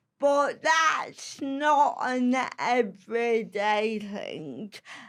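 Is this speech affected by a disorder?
Yes: cerebral palsy; slow speech, sounds disabled.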